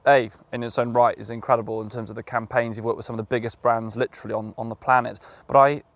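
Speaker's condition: No condition

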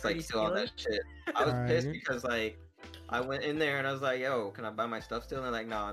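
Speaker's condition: No condition

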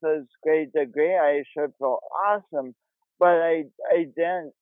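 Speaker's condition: Cerebral palsy; practices yoga

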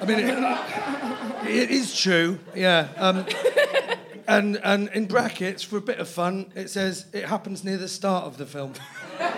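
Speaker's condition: No condition

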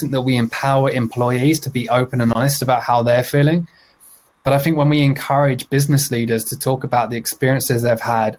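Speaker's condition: No condition

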